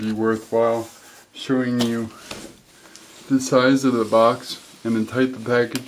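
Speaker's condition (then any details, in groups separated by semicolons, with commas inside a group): Cerebral palsy; affects gait and walking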